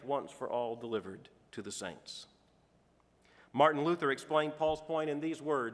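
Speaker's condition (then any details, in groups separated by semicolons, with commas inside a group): No condition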